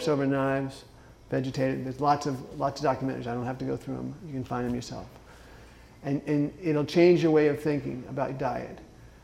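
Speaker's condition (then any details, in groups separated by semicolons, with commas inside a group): Parkinson's disease; left foot dystonia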